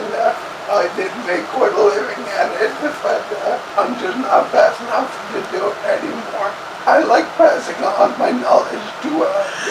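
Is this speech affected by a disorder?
Yes: cerebellar ataxia from brain tumour.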